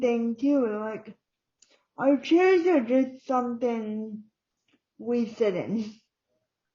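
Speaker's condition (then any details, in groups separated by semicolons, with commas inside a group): Cerebral palsy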